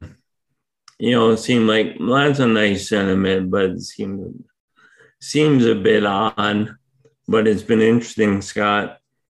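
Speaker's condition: ALS; difficulty speaking for long periods

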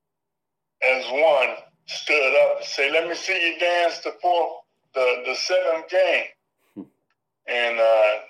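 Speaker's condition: Parkinson's disease; symptoms vary day to day, some days legs feel good

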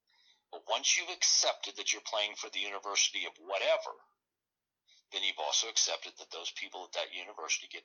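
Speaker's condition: No condition

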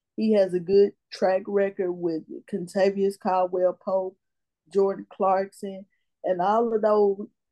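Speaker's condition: No condition

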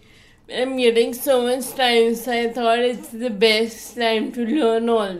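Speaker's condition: Friedreich's ataxia; progressive muscle degeneration, wheelchair user since teens

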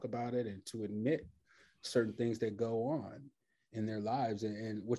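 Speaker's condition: No condition

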